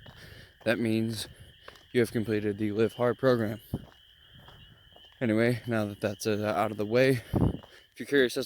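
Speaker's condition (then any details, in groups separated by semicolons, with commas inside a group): No condition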